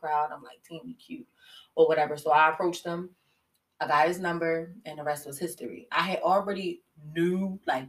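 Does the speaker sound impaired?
No.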